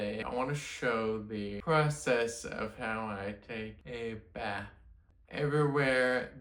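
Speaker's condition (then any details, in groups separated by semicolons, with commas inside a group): Friedreich's ataxia; uses ceiling lift for transfers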